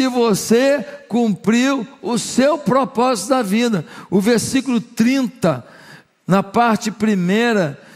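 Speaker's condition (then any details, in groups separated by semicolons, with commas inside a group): No condition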